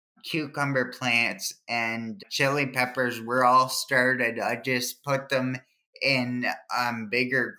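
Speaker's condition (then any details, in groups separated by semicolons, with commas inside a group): Cerebral palsy; from birth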